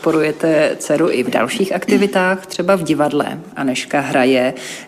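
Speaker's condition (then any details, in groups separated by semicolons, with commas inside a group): No condition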